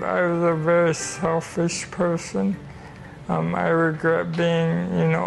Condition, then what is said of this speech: ALS (motor neuron disease). And I know it's a little bit difficult to understand his speech because of the stages of the disease in his life.